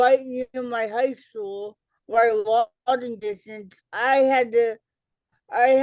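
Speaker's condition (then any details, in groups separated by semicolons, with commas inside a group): Cerebral palsy; childhood speech delay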